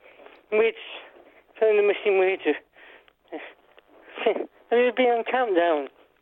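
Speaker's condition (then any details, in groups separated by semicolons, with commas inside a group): Parkinson's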